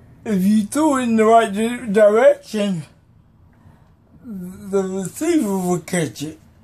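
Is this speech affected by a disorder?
Yes: cerebral palsy; may be hard to understand.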